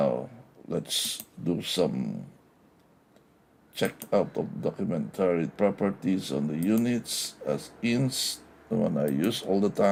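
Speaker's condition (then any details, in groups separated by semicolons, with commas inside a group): No condition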